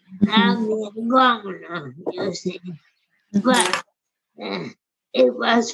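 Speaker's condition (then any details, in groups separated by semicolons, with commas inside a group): Primary lateral sclerosis; wheelchair use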